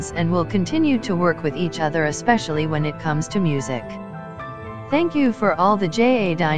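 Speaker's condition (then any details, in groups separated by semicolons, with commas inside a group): No condition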